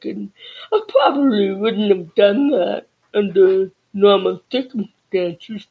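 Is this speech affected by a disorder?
Yes: deafness.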